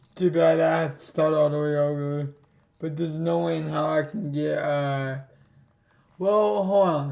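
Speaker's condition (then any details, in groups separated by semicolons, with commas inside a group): Cerebral palsy; affects legs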